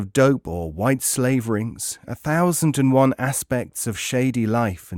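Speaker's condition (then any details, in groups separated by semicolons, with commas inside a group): No condition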